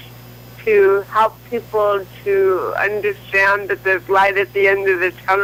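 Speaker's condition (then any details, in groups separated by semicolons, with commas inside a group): Cerebral palsy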